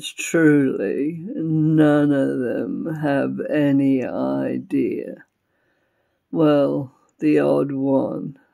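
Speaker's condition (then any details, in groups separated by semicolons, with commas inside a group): Functional neurological disorder; post-vaccine onset, earlier essential tremor; cannot walk properly today; cannot talk properly today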